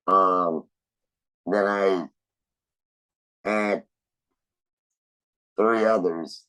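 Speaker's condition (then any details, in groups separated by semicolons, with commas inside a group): Laryngectomy; laryngectomy for cancer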